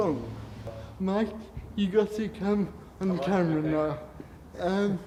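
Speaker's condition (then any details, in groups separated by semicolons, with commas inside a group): Cerebral palsy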